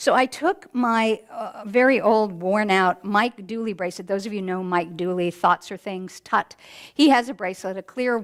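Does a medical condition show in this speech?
No.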